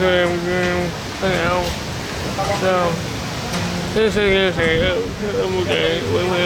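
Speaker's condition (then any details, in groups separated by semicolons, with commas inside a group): Cerebral palsy; speech disability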